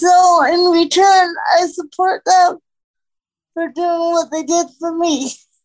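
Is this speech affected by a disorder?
Yes: cerebral palsy; oxygen loss during emergency birth, Albany Medical Center, 2 pounds, diagnosed age 2, wheelchair from 4; some speech difficulty from oxygen loss.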